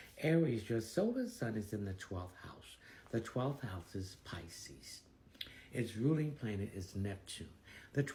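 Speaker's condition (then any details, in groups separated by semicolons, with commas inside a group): No condition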